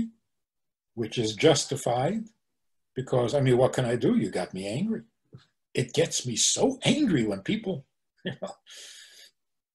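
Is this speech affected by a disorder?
No.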